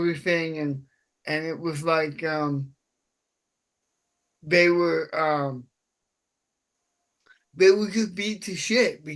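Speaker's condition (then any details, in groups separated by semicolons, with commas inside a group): Cerebral palsy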